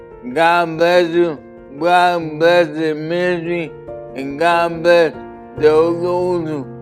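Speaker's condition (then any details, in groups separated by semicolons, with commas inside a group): ALS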